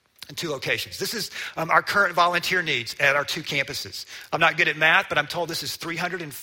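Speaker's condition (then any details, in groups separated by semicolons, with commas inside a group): No condition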